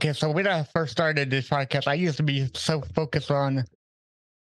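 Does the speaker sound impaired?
Yes: cerebral palsy; very mild cerebral palsy, walks with a walker, no power chair needed; has walker with him at recording.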